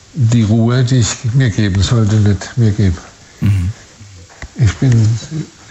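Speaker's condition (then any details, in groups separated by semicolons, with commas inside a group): Parkinson's disease, early onset; onset at 40, 15 years ago, arm not swinging, physiotherapy ineffective, diagnosed by tablet response; age 60, needs care, wife does everything, less active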